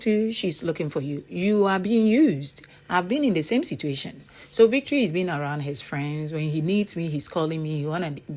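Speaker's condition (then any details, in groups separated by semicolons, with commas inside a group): No condition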